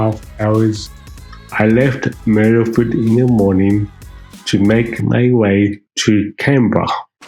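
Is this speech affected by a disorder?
Yes: mild cerebral palsy.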